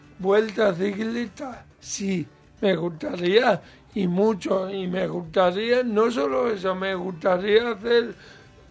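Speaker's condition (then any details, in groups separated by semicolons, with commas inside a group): Cerebral palsy, mild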